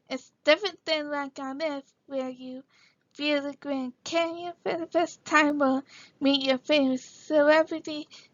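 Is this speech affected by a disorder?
Yes: cerebral palsy.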